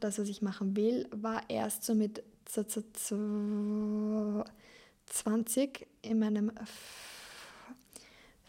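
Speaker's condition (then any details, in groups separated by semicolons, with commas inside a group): Stuttering; since childhood, worst in puberty with block every second word, twin brother stutters, speech therapy techniques; markedly milder than in puberty, severity varies with daily condition, applies speech technique in English; stronger in English than German, fluent and halting phases, technique use and blocking both tiring; repeated sounds, blocks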